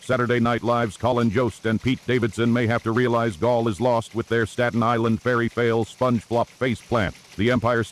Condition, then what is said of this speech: None; typical speech.